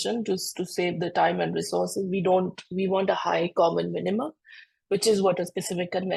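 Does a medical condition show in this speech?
No.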